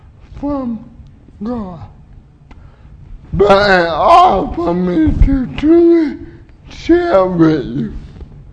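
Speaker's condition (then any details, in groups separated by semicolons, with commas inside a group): Cerebral palsy; 15 minutes without breathing, oxygen lack damaged left brain, uses wheelchair, body constantly fights back; speech a little unclear, a little difficult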